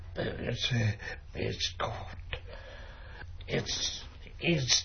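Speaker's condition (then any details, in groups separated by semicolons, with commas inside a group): Dystonia with speech disorder; first noticed at age 6 in primary school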